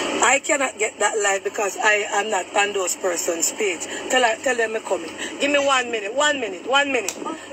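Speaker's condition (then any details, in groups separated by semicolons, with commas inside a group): No condition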